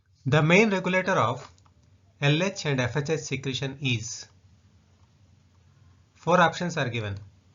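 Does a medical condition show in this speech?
No.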